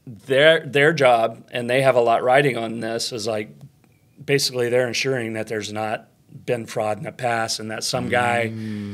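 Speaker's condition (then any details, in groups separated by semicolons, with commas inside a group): No condition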